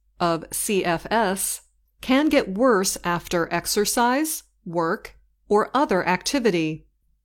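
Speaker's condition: No condition

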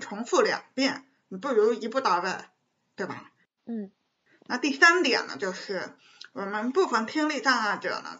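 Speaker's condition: Congenital severe deafness; hearing aids and cochlear implant

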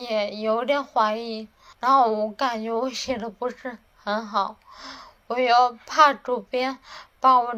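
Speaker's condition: Cerebellar atrophy, hereditary; familial

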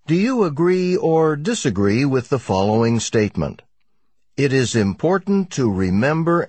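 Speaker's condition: No condition

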